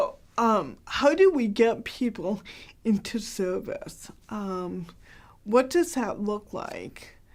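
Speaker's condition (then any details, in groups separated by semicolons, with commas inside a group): Cerebral palsy; very mild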